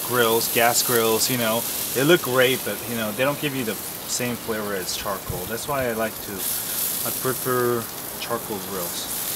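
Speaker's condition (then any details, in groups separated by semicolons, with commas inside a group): No condition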